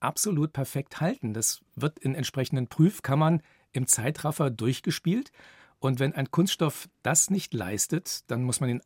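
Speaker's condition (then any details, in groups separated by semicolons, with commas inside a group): No condition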